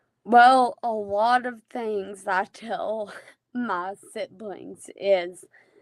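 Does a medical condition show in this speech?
Yes: Friedreich's ataxia.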